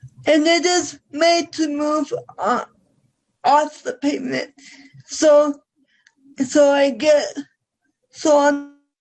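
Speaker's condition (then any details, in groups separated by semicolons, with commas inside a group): Cerebral palsy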